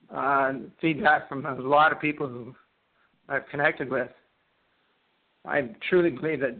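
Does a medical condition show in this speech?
Yes: Parkinson's disease; left-sided onset, smell and taste loss first, left index finger tremor, no medication, one brain therapy.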